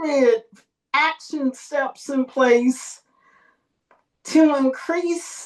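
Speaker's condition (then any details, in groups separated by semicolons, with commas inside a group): Cerebral palsy; since childhood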